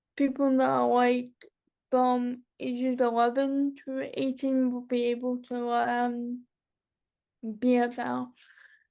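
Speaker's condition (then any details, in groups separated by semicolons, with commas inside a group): Cerebral palsy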